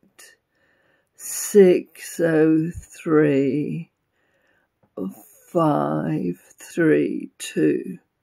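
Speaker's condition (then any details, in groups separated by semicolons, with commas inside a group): Functional neurological disorder; cannot talk properly today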